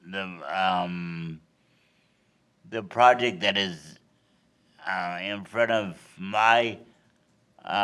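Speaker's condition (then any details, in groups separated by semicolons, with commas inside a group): Cerebral palsy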